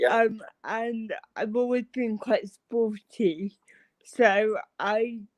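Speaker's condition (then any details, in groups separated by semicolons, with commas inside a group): Cerebral palsy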